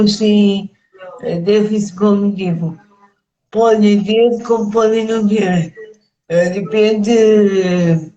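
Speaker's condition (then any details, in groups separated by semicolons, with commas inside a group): Cerebral palsy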